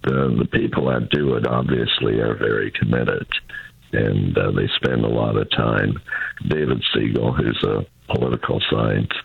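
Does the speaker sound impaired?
Yes: throat cancer; most recent of five bouts of cancer; recovered, still has trouble with throat, lacks energy; voice affected by throat cancer.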